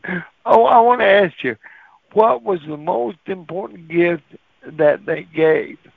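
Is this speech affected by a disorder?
Yes: cerebral palsy; walks really funny.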